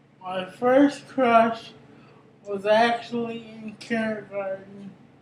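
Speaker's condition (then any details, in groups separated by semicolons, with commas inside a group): Cerebral palsy; brain injury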